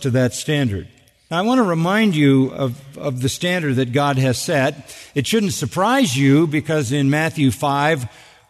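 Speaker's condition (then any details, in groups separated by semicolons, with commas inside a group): No condition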